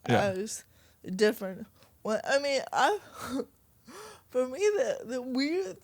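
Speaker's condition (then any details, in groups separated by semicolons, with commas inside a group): Cerebral palsy, mild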